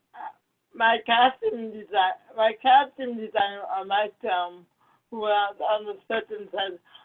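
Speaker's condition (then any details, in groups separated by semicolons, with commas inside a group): Cerebral palsy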